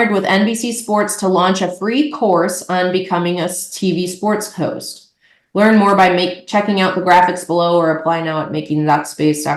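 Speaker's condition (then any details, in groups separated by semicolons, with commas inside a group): No condition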